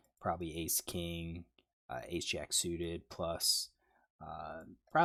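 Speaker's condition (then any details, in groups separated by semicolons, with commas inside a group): No condition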